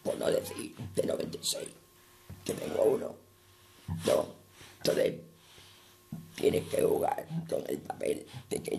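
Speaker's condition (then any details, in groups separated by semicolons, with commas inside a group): Total laryngectomy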